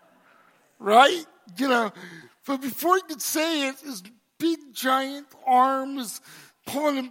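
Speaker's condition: Cerebral palsy; congenital

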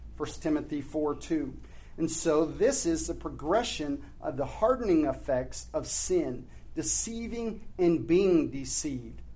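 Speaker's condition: No condition

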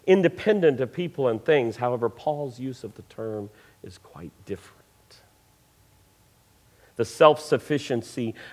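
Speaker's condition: No condition

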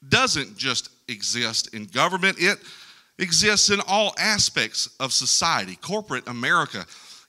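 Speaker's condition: No condition

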